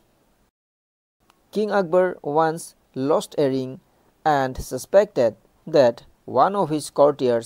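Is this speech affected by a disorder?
No.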